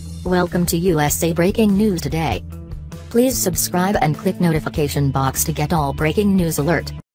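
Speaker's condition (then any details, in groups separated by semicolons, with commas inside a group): No condition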